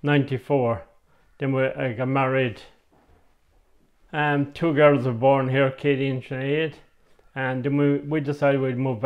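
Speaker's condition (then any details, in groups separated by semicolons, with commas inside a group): MND; onset right side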